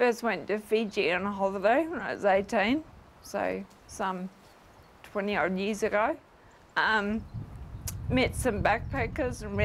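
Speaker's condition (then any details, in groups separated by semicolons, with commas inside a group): Friedreich's ataxia; progressive nervous system breakdown, cardiomyopathy, minor stroke; wheelchair, about 20 years since onset, began with balance loss; expects loss of speech and self-feeding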